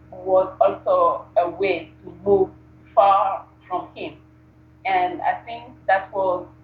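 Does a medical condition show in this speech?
Yes: stuttering; covert, hidden from family for years, linked to reaction to sexual assault; beginning of therapy, working with SLP, desensitization work, attending NSA meetings; little stuttering recently, surprised at ease of this conversation; here repeated sounds.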